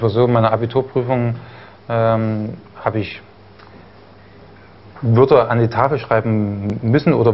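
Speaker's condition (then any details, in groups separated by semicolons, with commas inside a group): Stuttering; onset first grade after teacher remark, therapy with pseudo-stuttering, possible rolandic operculum or thinner nerve pathway; still stutters at times, stuttered in street survey possibly deliberately, practiced phrase said fluently; stutters when excited, exams, authorities, phone, topics, anticipates feared words, fluent singing, severe first month India; prolonged sounds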